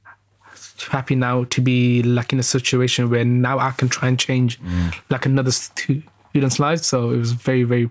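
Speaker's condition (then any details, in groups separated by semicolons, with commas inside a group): Stammer; onset age 4-5, lifelong, self-referred free NHS speech therapy at 19, focused on acceptance; adult, still stammers, stammered less while acting during recording; worse when tired, own name hard to say, less with dramatic speech, hand movements; prolonged sounds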